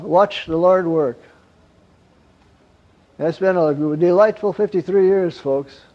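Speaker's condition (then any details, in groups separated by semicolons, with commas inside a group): Parkinson's; wakes at night, gets up around 3 am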